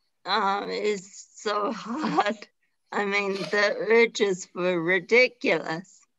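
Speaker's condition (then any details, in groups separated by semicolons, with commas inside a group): Traumatic brain injury; car crash; relearned talking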